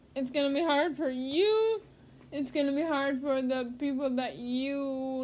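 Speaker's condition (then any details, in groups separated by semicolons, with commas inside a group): Cerebral palsy; speech therapy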